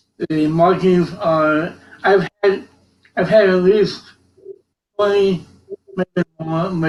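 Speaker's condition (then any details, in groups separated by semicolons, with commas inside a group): Cerebral palsy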